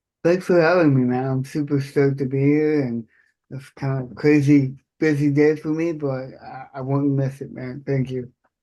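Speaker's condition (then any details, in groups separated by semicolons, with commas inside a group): Cerebral palsy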